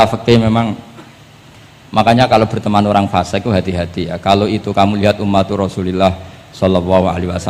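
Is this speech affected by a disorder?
No.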